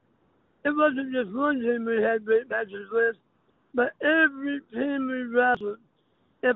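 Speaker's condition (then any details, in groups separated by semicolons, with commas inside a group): Throat cancer; may be hard to understand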